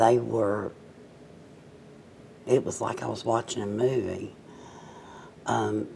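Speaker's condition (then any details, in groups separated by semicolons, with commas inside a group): Cerebral palsy, mild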